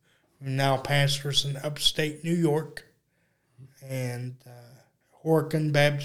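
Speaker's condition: Cerebral palsy; uses electric wheelchair

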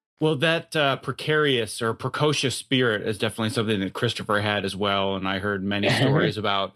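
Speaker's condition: No condition

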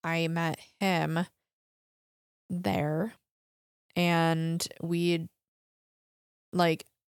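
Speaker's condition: Aphasia after stroke; stroke at age 14, past intensive speech and language therapy in Milwaukee; word-finding difficulty, knows word but cannot say it, describes objects vaguely, listeners need patience

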